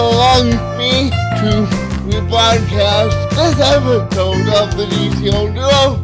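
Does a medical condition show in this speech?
Yes: cerebral palsy.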